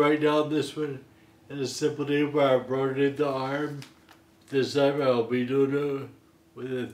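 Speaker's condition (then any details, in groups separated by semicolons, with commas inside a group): Friedreich's ataxia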